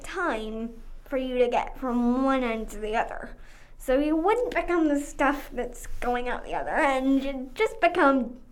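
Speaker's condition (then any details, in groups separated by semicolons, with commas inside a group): Cerebral palsy; legs affected, cannot walk without support, mainly uses walker, wheelchair use reduced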